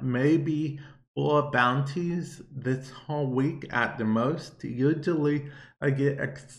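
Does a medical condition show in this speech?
Yes: cerebral palsy; affects speech a bit.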